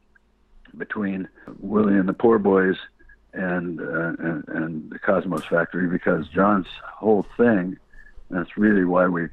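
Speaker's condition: Parkinson's disease

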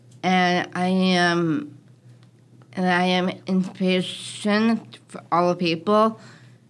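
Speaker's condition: Down syndrome; Down syndrome since birth

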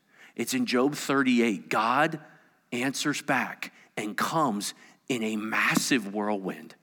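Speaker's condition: No condition

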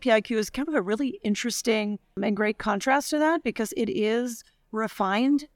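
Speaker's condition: No condition

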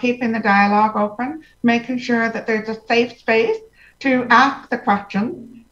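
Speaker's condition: Profound hearing loss, congenital

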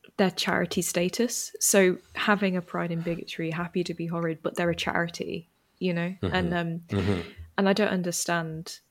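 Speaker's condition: No condition

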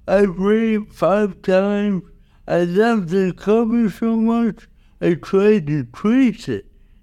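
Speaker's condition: Cerebral palsy

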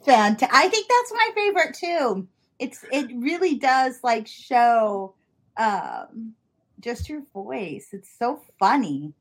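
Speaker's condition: No condition

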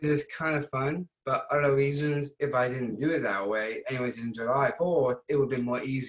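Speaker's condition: Down syndrome; present from birth, suspected by pediatrician morning after birth, adult man

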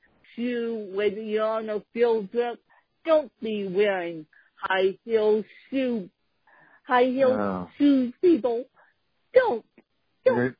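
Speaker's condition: Cerebral palsy; awful feet about 30 years from cerebral palsy, foot surgery, internally rotated gait, wears orthotics

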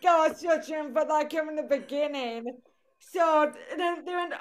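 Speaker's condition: Cerebral palsy; voice affected, speaks with accent

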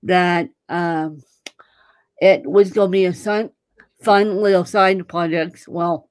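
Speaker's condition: Cerebral palsy; lack of oxygen injury at birth

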